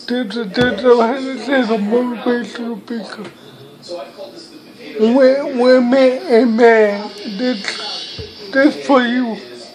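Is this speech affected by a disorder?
Yes: cerebral palsy; speech hard to understand.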